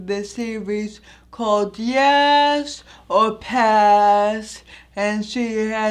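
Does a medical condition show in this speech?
Yes: anoxic brain injury.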